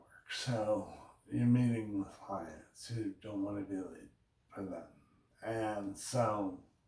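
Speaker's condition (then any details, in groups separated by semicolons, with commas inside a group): Brain injury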